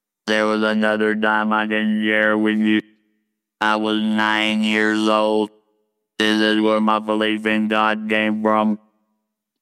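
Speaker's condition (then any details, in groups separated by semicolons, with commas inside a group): Laryngectomy, total laryngectomy with electrolarynx; wand not hard to learn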